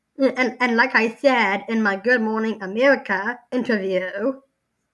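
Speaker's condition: Down syndrome

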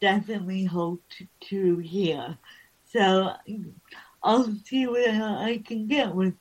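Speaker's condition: Cerebral palsy

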